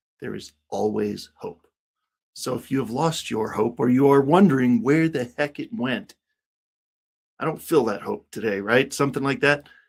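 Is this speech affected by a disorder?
No.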